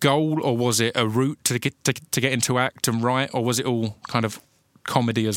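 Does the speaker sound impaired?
Yes: stutter; since childhood, attributed to near-drowning as child, found under hypnosis at 13 or 14; struggles on guest's name Dylan Moran during recording; triggered by certain words, trouble on first sound, adds letter or slurs to lead in, eases on stage; here repeated sounds, repeated words.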